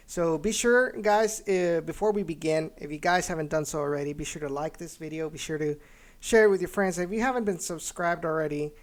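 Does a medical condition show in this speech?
No.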